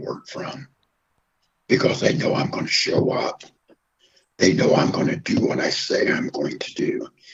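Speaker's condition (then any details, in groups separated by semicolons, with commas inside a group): Throat cancer, half voicebox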